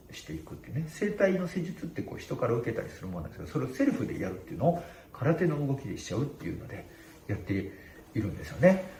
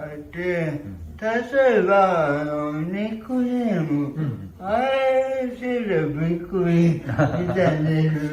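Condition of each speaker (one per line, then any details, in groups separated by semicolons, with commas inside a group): No condition
Cerebral palsy; severe, uses a wheelchair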